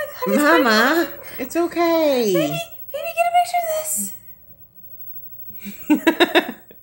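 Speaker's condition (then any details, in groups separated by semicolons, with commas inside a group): No condition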